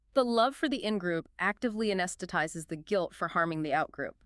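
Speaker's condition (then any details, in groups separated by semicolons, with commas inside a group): No condition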